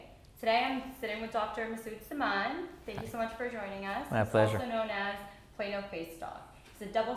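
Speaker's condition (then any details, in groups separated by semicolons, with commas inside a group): No condition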